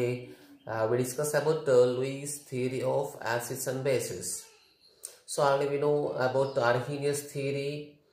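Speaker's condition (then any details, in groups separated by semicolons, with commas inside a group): No condition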